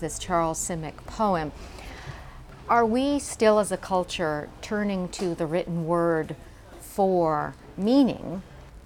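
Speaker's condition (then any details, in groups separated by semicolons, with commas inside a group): No condition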